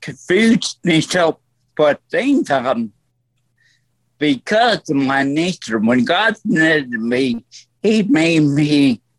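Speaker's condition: Stroke; voice altered since stroke, lasting effect

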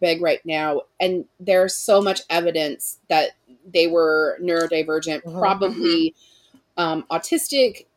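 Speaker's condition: No condition

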